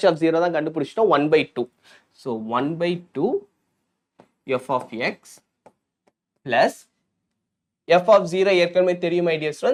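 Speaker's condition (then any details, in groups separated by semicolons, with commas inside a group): No condition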